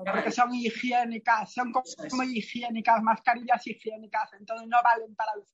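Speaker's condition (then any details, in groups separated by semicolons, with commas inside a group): Profound bilateral hearing loss, post-meningitis profound bilateral sensorineural hearing loss; profound bilateral hearing loss from meningitis at four, cochlear implant at 30, earlier limited hearing aid; speech surprises people given deafness, childhood speech therapy abroad, relies on lip reading and facial gestures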